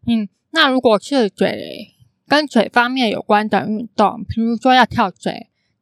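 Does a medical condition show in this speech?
Yes: congenital hearing impairment; congenital cochlear underdevelopment, skull opened for cochlear implant (电子耳).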